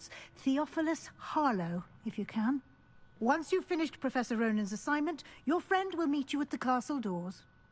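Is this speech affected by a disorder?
No.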